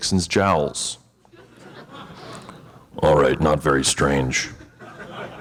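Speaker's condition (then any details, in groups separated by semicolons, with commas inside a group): No condition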